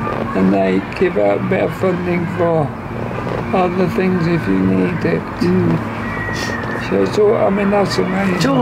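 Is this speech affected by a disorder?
Yes: motor neurone disease.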